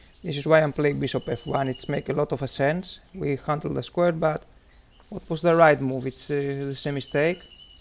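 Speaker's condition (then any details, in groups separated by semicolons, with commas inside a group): No condition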